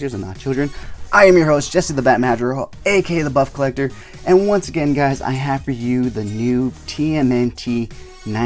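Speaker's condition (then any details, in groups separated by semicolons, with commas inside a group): No condition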